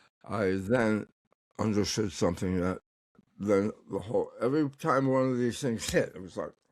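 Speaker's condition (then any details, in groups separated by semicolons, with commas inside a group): Tongue cancer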